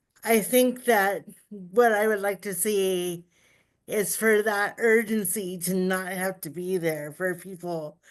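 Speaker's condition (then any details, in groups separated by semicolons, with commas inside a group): Cerebral palsy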